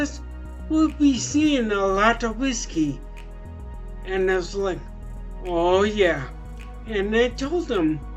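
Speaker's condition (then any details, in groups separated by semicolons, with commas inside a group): Traumatic brain injury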